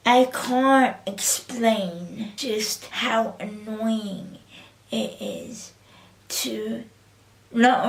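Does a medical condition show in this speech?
Yes: cerebral palsy.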